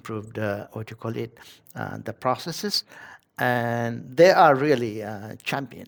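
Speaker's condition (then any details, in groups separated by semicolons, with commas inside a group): No condition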